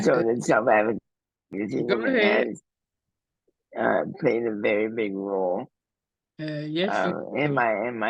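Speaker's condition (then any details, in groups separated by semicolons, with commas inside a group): Cerebral palsy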